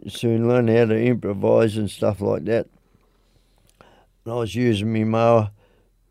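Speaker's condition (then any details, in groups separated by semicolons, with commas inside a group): Motor neurone disease; progressive decline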